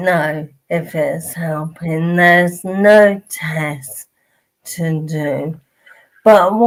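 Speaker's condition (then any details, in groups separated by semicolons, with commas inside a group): Motor neurone disease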